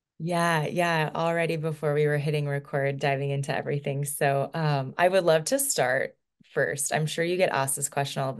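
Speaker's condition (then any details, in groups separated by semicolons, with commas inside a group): No condition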